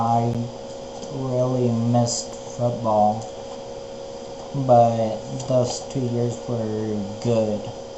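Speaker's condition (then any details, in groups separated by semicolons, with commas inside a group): Spinocerebellar ataxia; cerebellar degeneration, affects balance and voice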